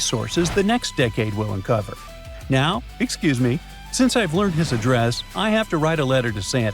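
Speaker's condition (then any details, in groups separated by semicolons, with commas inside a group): No condition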